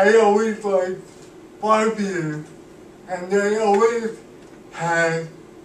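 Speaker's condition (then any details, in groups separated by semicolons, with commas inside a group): Cerebral palsy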